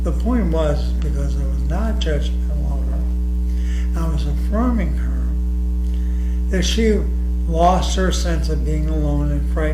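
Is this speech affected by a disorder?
Yes: ALS.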